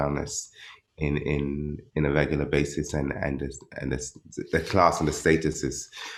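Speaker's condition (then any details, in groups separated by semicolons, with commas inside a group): No condition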